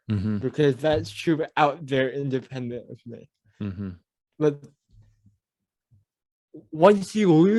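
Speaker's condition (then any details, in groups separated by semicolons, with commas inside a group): Cerebral palsy; mild speech impediment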